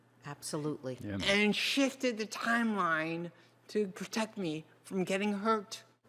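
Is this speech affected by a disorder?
Yes: cerebral palsy.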